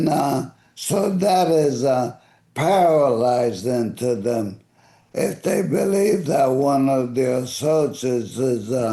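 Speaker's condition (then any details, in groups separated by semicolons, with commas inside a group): ALS; voice affected and fading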